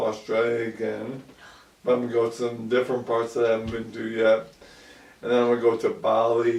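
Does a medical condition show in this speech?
Yes: ALS; about 2 years since onset.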